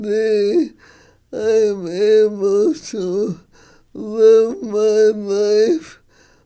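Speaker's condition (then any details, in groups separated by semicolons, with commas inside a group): ALS; talking more difficult, facial muscles weaker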